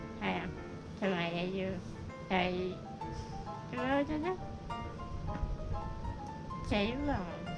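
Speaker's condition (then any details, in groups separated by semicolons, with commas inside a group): Spinal muscular atrophy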